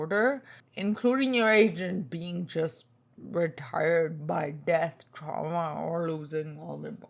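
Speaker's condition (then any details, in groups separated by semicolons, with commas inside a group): Spinocerebellar ataxia type 2, SCA2; tongue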